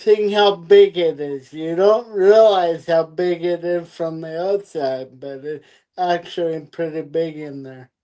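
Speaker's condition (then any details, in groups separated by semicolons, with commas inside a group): Cerebral palsy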